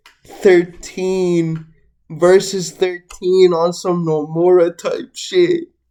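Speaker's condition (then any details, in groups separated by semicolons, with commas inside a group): Cerebral palsy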